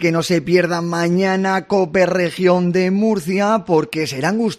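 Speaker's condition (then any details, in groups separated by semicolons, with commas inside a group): No condition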